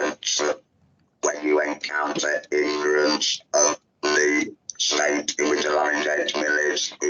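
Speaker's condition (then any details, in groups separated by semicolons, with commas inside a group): Laryngectomy; laryngectomy for larynx cancer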